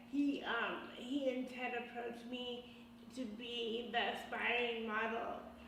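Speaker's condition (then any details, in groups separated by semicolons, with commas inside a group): Cerebral palsy; from birth, born premature; mild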